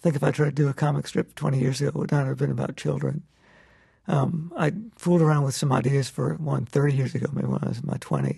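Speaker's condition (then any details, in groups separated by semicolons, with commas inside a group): Parkinson's disease; loss of motor control, left arm pretty lousy, right hand largely spared, right-handed; manageable, symptoms ease when concentrating on drawing, mental tricks fend off symptoms, symptoms treatable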